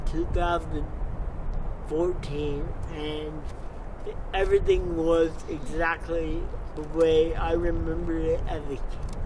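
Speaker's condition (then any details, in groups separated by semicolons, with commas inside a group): Cerebral palsy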